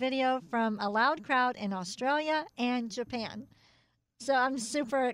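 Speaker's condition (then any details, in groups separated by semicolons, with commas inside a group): Cleft palate; cleft palate from birth, extensive speech therapy in childhood; radio interview not easy, must concentrate to keep speech clear; must concentrate to make speech clear enough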